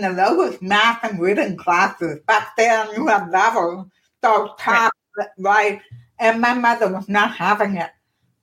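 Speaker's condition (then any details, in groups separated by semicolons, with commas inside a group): Profound deafness, born profoundly deaf, cochlear implant; one cochlear implant aids lip reading, noise defeats it, other ear unaided, reprogrammed after upgrades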